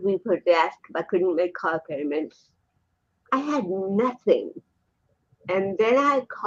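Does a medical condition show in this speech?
Yes: cerebral palsy.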